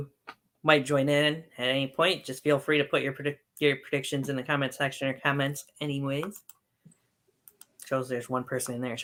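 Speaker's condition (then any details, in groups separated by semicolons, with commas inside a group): No condition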